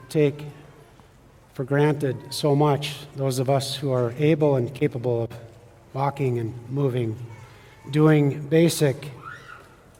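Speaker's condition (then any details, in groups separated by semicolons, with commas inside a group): No condition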